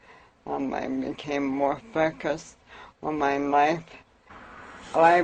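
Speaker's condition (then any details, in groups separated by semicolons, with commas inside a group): Amyotrophic lateral sclerosis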